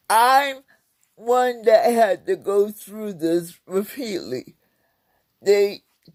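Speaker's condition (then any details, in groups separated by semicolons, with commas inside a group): Cerebral palsy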